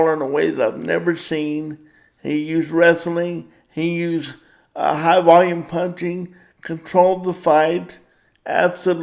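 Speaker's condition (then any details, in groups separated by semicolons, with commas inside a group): Cerebral palsy; power wheelchair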